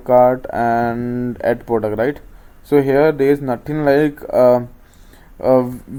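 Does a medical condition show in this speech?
No.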